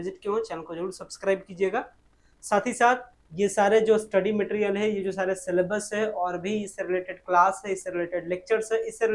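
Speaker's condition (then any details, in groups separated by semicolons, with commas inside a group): No condition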